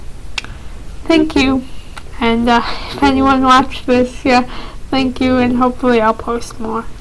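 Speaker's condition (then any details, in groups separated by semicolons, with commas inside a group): Cerebral palsy, mild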